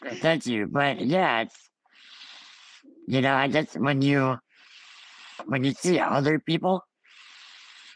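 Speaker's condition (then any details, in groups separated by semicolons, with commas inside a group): Ullrich congenital muscular dystrophy; scoliosis surgery at 14 nearly fatal, stopped breathing 2 minutes six weeks later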